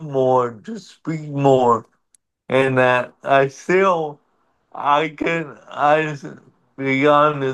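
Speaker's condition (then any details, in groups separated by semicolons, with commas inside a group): Cerebral palsy; wheelchair over the years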